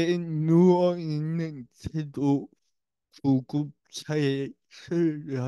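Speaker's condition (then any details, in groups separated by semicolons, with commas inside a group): Brain lesion disability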